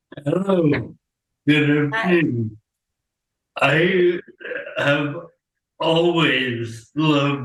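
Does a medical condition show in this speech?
Yes: traumatic brain injury; caused by accident.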